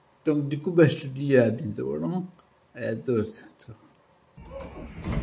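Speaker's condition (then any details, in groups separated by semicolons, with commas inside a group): Primary progressive multiple sclerosis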